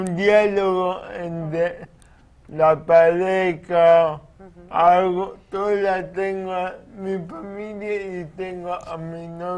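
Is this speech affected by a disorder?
Yes: cerebral palsy; cerebral palsy from birth, delivery injury.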